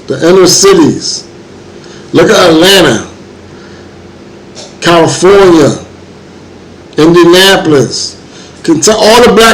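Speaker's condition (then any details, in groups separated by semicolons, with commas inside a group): No condition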